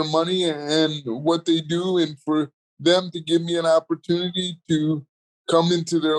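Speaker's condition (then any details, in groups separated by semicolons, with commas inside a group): Cerebral palsy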